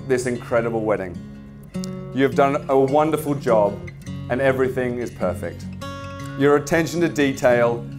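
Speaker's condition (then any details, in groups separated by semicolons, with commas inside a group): No condition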